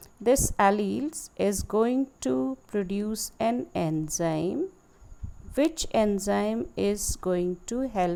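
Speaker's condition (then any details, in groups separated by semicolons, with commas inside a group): No condition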